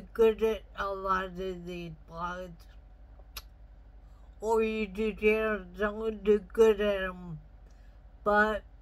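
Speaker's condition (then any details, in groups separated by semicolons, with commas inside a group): Traumatic brain injury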